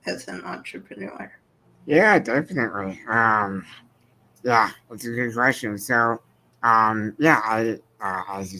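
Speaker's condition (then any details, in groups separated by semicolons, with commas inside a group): Spinal muscular atrophy; progressive, wheelchair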